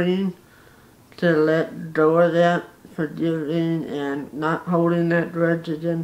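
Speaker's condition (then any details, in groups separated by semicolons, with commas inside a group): Facial paralysis; unclear speech, somewhat like stuttering but not stuttering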